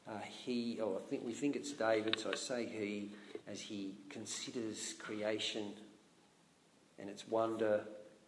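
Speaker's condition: No condition

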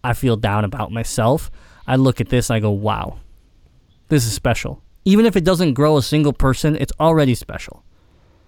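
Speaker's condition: Cleft palate; congenital cleft palate

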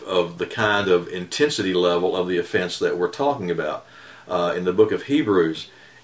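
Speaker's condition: No condition

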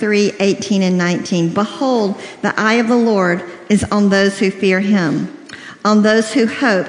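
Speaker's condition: Cleft lip and palate, severe

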